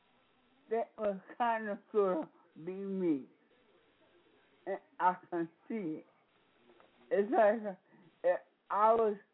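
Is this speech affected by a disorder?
Yes: speech impediment; disability; voice affected by disability.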